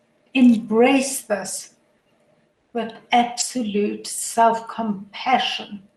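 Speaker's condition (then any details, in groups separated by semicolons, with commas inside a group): Motor neuron disease; primary lateral sclerosis, head to toe, hands severely affected; progressive, diagnosed this year after five years, two sticks; voice, tongue, vocal cords affected, uses voice augmenter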